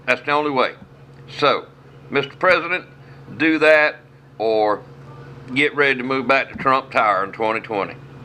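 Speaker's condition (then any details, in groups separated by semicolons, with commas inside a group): No condition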